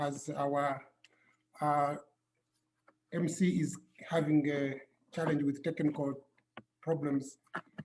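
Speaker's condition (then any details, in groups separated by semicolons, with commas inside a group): No condition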